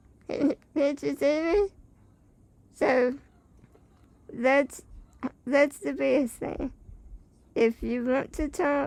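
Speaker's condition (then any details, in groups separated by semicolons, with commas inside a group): Spinal muscular atrophy type 2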